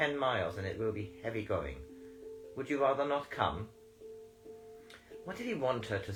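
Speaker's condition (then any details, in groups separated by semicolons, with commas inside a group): No condition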